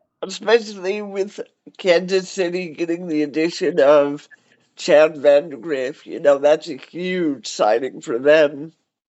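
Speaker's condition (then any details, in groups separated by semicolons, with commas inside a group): Cerebral palsy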